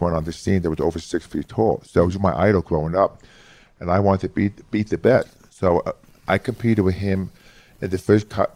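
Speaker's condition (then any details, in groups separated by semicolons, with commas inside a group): Hearing loss; formerly severe monotone speech, inflection improved by studying phonetics, New York accent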